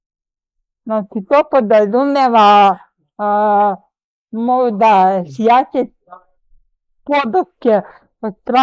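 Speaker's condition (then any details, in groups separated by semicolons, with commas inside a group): Multiple sclerosis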